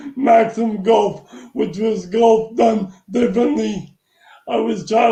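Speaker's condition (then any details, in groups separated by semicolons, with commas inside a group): Traumatic brain injury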